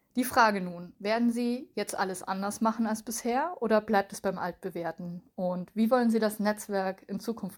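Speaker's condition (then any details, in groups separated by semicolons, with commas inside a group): No condition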